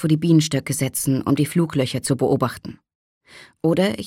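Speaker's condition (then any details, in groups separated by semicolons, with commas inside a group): No condition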